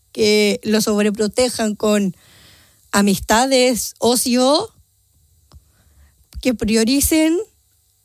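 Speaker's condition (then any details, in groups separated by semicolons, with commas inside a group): Down syndrome; genetic condition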